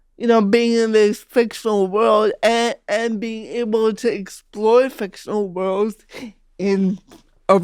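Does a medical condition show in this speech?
Yes: cerebral palsy; present since childhood; speech sounds unusual.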